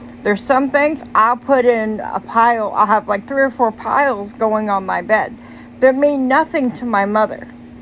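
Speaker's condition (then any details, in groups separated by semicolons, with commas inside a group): Cerebral palsy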